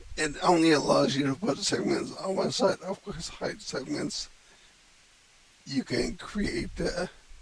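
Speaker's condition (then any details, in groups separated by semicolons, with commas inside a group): Cerebellar ataxia from brain tumour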